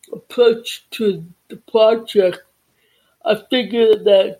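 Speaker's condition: Cerebral palsy and deafness

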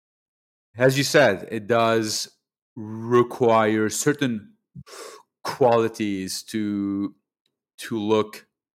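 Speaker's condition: Stuttering; since birth, neurological basis, speech therapists in Lebanon from childhood to teens, breathing technique learned in UK; still stutters, controls stutter with learned breathing technique, less severe than before; initial sound repetitions, whole-word and phrase repetitions, affects only speaking, not reading or writing, formerly much worse; repeated words, prolonged sounds

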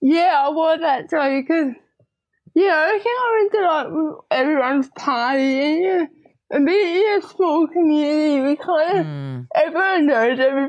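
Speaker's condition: Cerebral palsy, diplegia; teenager, walks without wheelchair, possible NDIS scooter, knee pain from misalignment, medication, types on computer

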